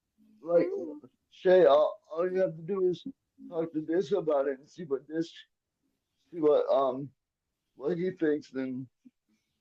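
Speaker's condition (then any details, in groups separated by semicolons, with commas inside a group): Cerebral palsy; quadriplegic from birth, brain injury from brain bleed at birth, arms and legs affected, cannot walk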